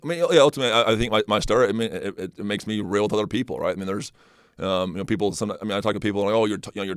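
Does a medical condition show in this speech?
Yes: stutter; stutter first noticed in high school, not as a child, magnified speaking Spanish as a missionary; has seen speech therapists, helped a little, uses detailed preparation to reduce stuttering; stutters off the cuff, trips over words, can't get a word out, less when prepared and confident; here repeated sounds, repeated words.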